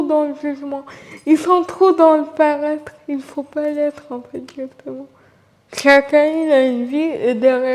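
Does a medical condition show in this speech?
Yes: cerebral palsy; from birth, uses wheelchair.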